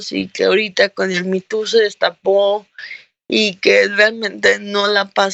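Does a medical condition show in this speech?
Yes: cerebral palsy.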